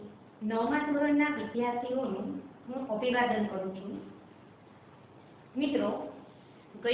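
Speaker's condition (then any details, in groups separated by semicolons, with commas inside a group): No condition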